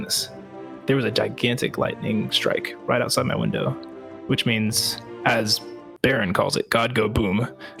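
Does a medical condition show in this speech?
No.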